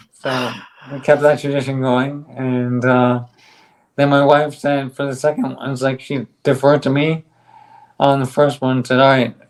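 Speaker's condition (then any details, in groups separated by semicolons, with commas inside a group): ALS; on drug, stronger bite, speaks better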